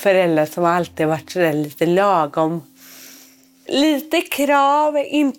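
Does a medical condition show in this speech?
Yes: cerebral palsy; cerebral palsy from birth asphyxia, umbilical cord around neck, born without heartbeat, resuscitated.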